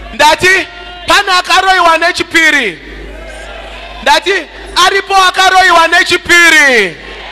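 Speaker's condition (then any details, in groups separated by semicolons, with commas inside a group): No condition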